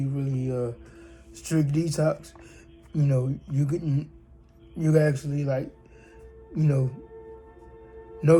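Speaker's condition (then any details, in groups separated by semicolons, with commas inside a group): Cerebral palsy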